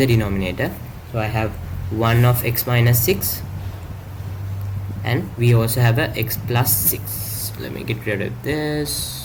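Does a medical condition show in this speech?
No.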